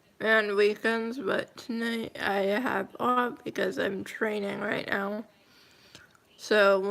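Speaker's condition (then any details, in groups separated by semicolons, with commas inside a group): Cerebral palsy, mild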